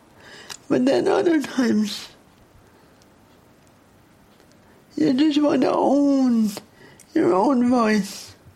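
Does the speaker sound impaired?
Yes: cerebral palsy; disliked childhood speech therapy over 20 years ago; not wanting speech therapy now; poorly controlled voice, long words take breath, often not understood, thought drunk on phone, hard to hear in crowds, tiring.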